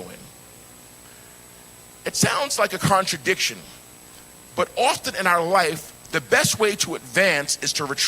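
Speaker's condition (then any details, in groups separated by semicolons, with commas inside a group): No condition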